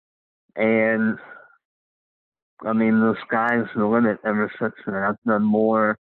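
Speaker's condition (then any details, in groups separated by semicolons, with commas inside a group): Cleft lip and palate; running prostheses from Challenge Athlete Foundation grant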